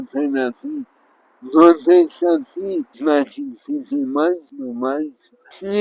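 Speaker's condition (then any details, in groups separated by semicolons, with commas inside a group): Traumatic brain injury; car crash, many impairments; in rehab, pool therapy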